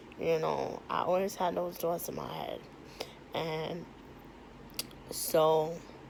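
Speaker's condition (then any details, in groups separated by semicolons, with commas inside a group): Cerebral palsy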